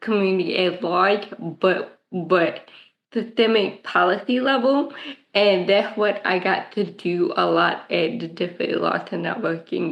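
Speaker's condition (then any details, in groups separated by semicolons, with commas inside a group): Cerebral palsy; present since birth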